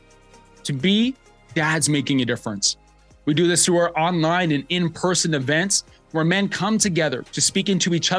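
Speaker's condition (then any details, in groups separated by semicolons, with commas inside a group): No condition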